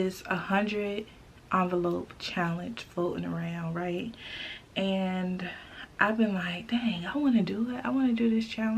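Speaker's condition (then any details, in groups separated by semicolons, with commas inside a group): No condition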